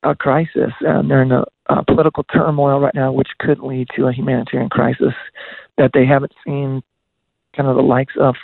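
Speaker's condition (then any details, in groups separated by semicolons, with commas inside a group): Voice disorder; progressive voice disorder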